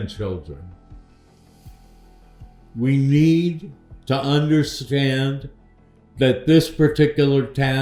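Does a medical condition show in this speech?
Yes: Parkinson's disease.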